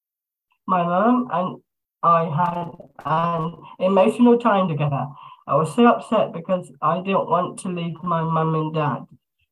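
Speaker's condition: Down syndrome; lives independently with support hours

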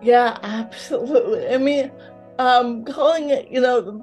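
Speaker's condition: Cerebral palsy, mild; mouth affected

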